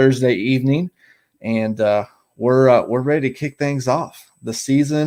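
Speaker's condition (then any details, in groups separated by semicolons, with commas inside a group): No condition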